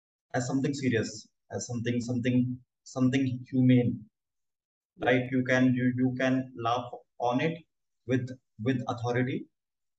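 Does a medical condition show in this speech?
Yes: stammering; onset after two incidents, no stammer before, left-handed forced to use right hand, never speech therapy; frequent whole-word repetitions, many uh fillers, part-word breaks and restarts; here repeated words.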